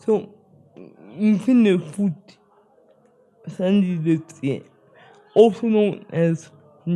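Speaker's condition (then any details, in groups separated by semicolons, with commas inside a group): Spastic cerebral palsy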